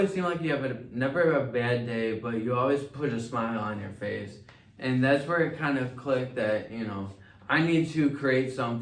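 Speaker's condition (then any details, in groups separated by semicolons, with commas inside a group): Mild cerebral palsy; mild, from birth; years of physical therapy; slight speech slur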